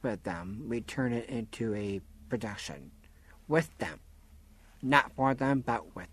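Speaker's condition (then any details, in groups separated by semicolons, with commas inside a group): Down syndrome; disability since childhood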